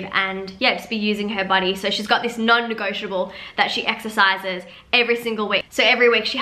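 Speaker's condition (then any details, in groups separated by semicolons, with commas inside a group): No condition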